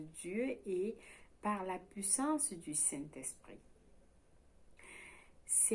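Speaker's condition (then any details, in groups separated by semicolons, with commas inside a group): No condition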